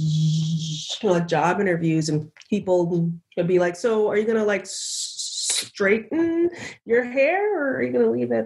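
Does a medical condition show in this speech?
Yes: stuttering; described as a speech impediment; has a slight cold during the recording; stutters on stage and on camera; here prolonged sounds, blocks.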